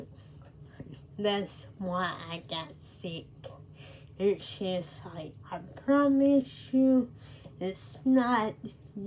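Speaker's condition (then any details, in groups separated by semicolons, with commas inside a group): Cerebral palsy; speech affected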